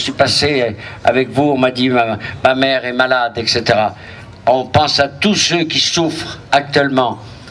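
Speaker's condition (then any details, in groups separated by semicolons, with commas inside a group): No condition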